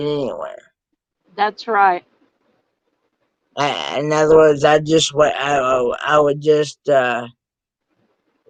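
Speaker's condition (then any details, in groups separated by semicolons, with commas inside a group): Cerebral palsy; present since birth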